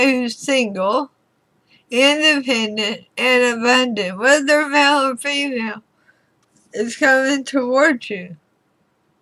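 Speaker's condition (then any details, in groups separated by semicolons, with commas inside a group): Throat cancer radiation damage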